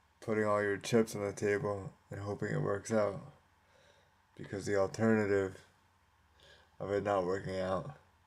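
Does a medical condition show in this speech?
Yes: cerebral palsy, spastic.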